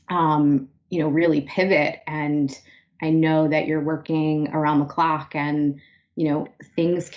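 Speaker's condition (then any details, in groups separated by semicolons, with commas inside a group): No condition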